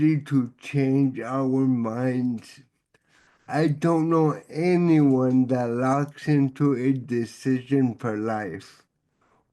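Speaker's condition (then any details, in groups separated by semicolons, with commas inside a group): Cerebral palsy; many involuntary movements, sits rather than stands; difficulty staying still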